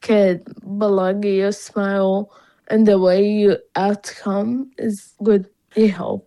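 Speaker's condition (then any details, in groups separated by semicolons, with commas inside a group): Friedreich's ataxia; rare genetic condition, affects balance, coordination and mobility, causes tiredness, walking affected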